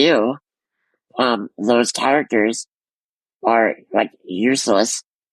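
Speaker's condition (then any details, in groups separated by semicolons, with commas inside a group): Muscular dystrophy; congenital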